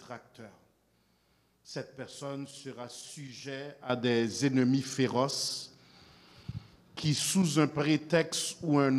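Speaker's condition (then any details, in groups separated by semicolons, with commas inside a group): No condition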